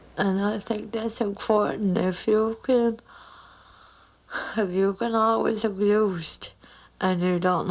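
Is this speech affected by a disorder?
Yes: cerebral palsy; mild.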